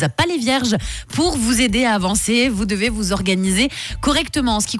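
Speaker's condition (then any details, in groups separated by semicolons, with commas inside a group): No condition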